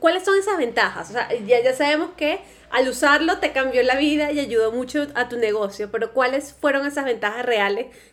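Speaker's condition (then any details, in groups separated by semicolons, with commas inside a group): No condition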